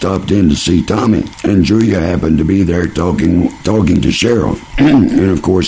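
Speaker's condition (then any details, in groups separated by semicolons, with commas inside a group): Laryngeal cancer; unable to eat or drink for past three years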